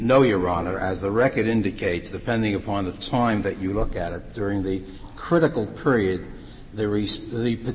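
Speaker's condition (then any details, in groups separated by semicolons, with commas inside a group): No condition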